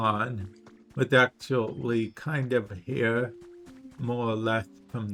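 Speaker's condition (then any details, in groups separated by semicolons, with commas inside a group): Cerebral palsy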